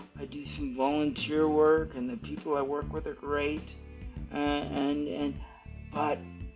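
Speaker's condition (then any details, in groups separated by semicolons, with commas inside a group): Cerebral palsy; stiff muscles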